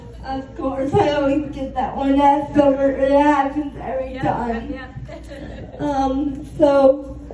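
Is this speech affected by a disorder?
Yes: cerebral palsy; spastic quadriplegia.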